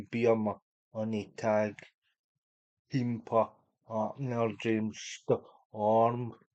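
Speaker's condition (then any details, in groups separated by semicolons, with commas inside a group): Cerebral palsy; unable to walk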